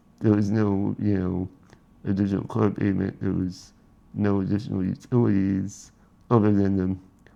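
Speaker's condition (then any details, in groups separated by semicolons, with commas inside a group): Spinal muscular atrophy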